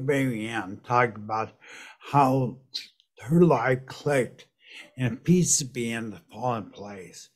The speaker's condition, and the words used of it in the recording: Stroke. That was more life changing than my being a witch for 13 years and a speech deficit.